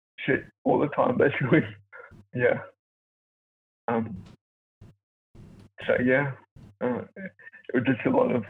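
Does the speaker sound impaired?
Yes: cerebral palsy; born two months premature.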